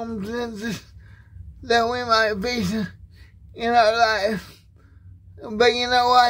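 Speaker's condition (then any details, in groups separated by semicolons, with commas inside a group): Cerebral palsy, spastic, mild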